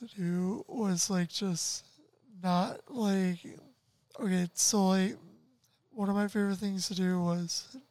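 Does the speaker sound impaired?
Yes: tracheostomy, ventilator dependent; spinal cord injury from car accident at twenty, paralyzed from neck down, early cuff-up voicelessness; ventilator 24 hours a day through tracheostomy, cannot breathe on own.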